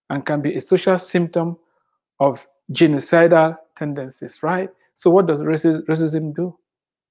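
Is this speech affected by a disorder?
No.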